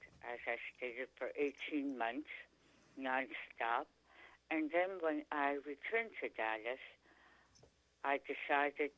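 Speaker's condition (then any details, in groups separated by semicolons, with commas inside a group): Tongue cancer; now speaks pretty clearly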